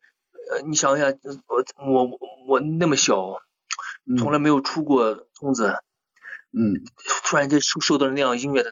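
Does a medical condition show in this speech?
Yes: stuttering; stutter since childhood, Gansu Jingyuan dialect speaker; mild stutter audible in interview, repetitions, fillers; much worse speaking local dialect, fluent singing in dialect, feels comfortable within own breath rhythm; here repeated words, prolonged sounds.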